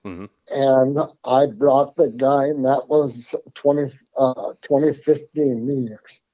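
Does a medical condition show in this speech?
Yes: Parkinson's; tremors since youth, progressively worse, repeated complete breathing stoppage, unable to make sound then, emergency steroids; formerly voice tremor, hard to understand, lost track after 2-3 sentences, now talks at length.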